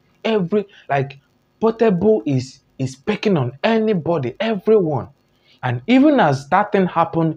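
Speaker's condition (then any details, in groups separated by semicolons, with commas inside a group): No condition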